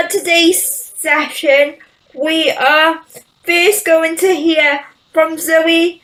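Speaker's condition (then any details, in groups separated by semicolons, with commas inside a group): Cerebral palsy; electric wheelchair user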